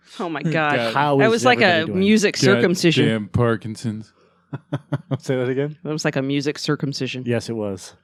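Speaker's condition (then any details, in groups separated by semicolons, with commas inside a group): No condition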